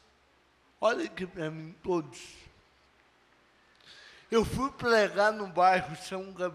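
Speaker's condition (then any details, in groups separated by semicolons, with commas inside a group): Cerebral palsy; no speech as child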